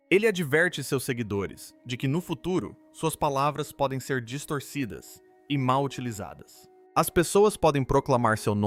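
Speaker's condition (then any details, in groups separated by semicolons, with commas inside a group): No condition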